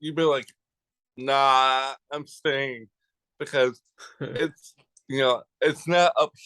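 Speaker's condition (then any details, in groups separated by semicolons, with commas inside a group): Cerebral palsy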